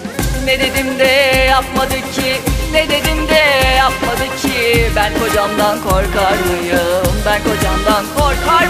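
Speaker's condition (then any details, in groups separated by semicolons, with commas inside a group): No condition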